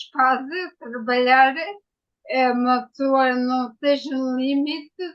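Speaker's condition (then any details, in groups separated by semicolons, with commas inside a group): Ataxia after brain injury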